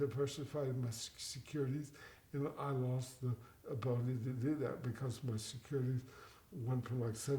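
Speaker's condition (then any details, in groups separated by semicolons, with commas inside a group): Cerebral palsy, mild; affects speech and walking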